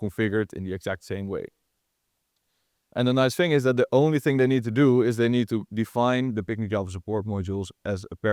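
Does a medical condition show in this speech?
No.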